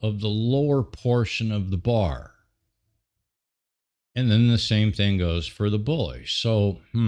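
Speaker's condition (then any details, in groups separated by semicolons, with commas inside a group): No condition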